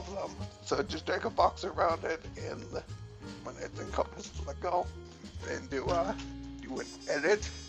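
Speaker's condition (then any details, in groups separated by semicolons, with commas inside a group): Cerebellar ataxia from brain tumour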